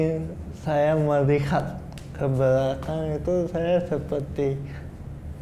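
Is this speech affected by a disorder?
Yes: cerebral palsy.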